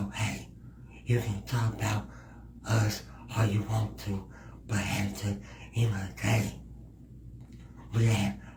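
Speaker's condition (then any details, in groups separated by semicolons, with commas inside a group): Cerebral palsy; speech issues, drools, spits a little when speaking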